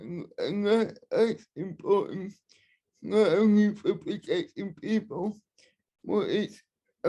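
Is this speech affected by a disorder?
Yes: cerebral palsy, spastic and dyskinetic.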